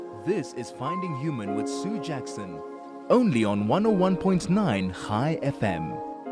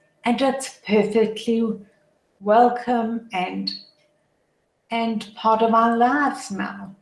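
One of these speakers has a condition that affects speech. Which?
The second: motor neuron disease; primary lateral sclerosis, head to toe, hands severely affected; progressive, diagnosed this year after five years, two sticks; voice, tongue, vocal cords affected, uses voice augmenter.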